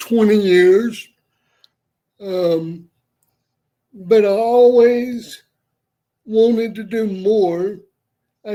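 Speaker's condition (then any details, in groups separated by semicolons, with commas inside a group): Cerebral palsy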